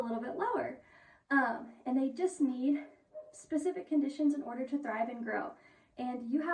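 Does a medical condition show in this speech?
No.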